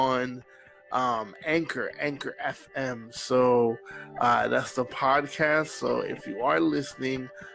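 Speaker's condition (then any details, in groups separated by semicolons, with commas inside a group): No condition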